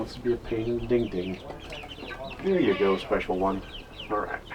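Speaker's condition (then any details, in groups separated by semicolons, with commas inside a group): No condition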